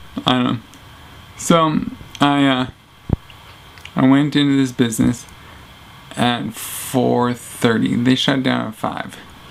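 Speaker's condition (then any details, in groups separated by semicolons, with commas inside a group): Traumatic brain injury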